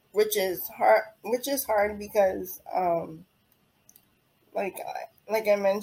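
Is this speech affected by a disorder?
Yes: cerebral palsy; diagnosed at 9 months after delayed development.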